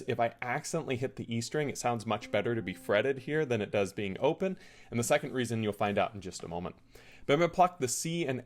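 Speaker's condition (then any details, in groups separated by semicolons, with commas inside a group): No condition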